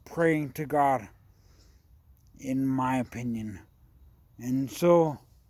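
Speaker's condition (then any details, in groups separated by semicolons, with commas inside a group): Traumatic brain injury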